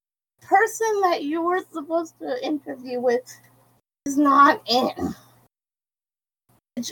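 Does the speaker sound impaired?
Yes: cerebral palsy; quadriplegic.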